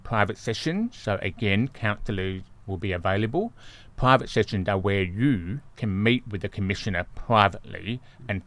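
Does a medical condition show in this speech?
Yes: deafness; congenital deafness, born deaf.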